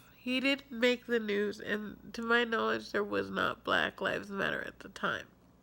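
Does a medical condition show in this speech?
Yes: cerebral palsy.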